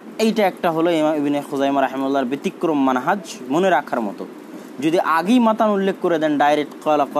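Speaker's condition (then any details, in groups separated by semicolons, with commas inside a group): No condition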